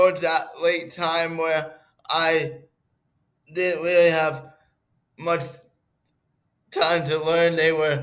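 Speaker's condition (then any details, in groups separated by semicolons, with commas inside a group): Cerebral palsy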